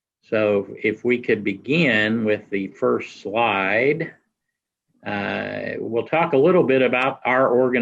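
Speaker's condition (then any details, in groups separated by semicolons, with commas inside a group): No condition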